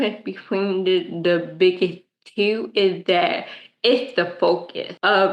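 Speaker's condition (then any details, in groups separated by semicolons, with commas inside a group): Cerebral palsy; present since birth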